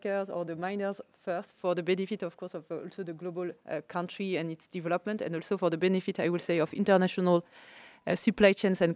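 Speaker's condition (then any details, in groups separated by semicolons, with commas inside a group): No condition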